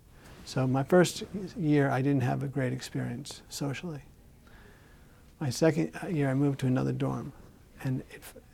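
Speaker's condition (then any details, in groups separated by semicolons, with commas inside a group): Parkinson's disease; speech therapy judged unnecessary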